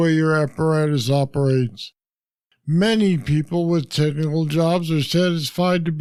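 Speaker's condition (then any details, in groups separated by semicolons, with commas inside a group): Parkinson's disease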